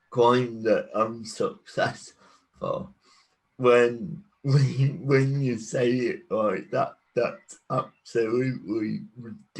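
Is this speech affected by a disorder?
Yes: cerebral palsy.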